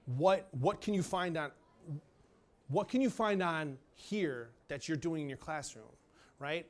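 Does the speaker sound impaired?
No.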